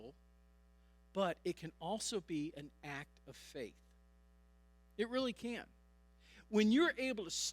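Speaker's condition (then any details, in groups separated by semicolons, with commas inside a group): No condition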